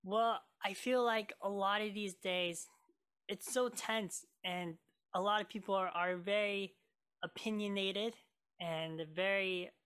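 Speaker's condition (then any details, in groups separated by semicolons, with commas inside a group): Cleft lip and palate; cleft made eating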